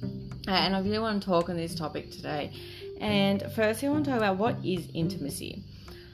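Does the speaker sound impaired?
No.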